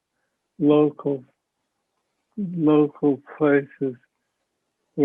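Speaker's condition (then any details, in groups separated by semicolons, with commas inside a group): Parkinson's disease; speech sounds like mush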